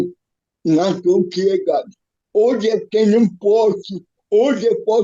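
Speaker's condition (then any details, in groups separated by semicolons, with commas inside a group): Cerebral palsy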